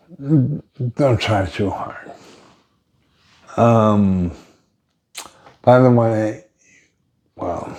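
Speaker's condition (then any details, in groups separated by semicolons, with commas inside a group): Brain injury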